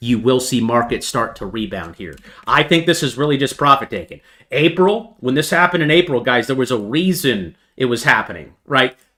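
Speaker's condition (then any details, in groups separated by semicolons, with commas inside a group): No condition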